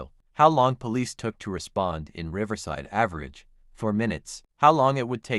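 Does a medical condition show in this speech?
No.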